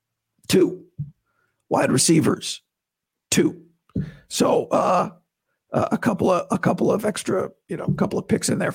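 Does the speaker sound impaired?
Yes: vocal cord surgery recovery; voice still sounds bad to new listeners, best in two weeks, talking painless, not yet back.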